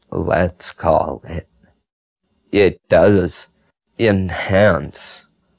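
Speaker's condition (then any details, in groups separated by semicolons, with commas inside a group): Multiple sclerosis; severe shaking, uses cannabis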